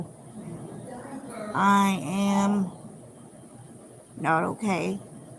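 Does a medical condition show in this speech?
Yes: cerebral palsy.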